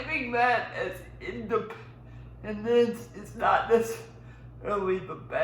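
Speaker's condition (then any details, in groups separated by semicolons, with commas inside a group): Cerebral palsy; powered wheelchair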